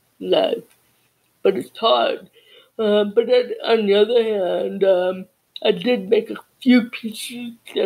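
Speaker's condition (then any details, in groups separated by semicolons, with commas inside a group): Cerebral palsy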